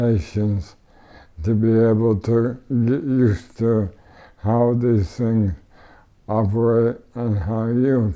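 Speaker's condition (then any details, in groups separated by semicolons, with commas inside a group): ALS; tracheotomy, wheelchair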